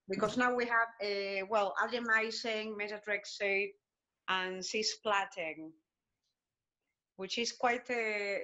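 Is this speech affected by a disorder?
No.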